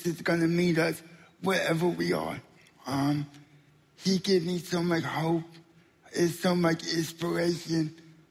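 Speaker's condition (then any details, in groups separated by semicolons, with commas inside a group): Spastic quadriplegic cerebral palsy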